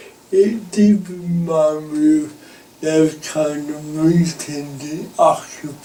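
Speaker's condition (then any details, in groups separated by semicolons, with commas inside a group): Cerebral palsy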